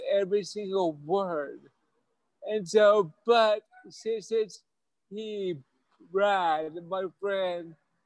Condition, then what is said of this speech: Stuttering. Back then I stuttered worse than I stutter now, and I stuttered every single word of that talk.